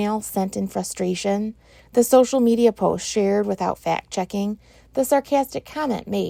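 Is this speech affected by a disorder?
No.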